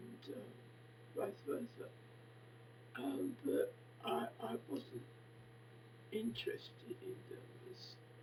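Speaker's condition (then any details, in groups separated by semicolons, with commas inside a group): Facial palsy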